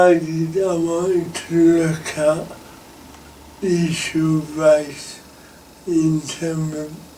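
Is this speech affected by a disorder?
Yes: cerebral palsy.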